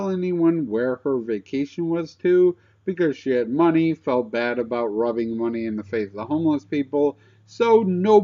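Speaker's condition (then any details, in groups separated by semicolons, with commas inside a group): No condition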